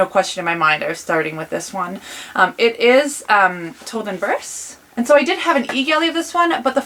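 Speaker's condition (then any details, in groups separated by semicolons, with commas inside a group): No condition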